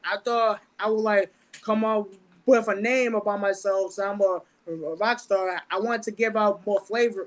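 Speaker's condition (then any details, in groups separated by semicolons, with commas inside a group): Stuttering, speech impediment; mild speech impediment with stuttering since about age ten; fears certain words coming out, avoids long talking on stage; prolonged sounds, blocks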